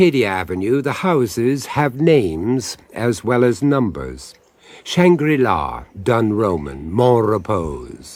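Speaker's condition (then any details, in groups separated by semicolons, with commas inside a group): No condition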